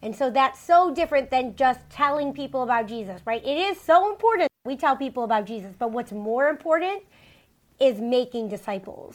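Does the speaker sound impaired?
No.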